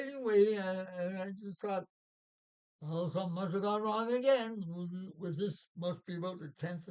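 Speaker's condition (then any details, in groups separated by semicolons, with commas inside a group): Parkinson's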